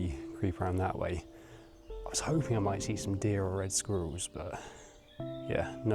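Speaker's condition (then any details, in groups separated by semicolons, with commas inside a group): No condition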